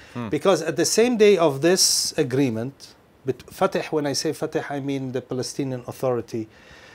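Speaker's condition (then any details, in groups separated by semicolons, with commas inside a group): No condition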